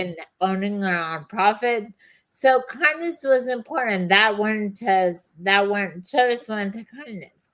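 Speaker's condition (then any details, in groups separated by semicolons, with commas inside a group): Chronic lyme disease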